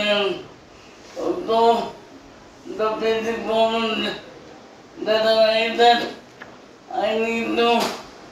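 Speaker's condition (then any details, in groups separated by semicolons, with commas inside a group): Cerebral palsy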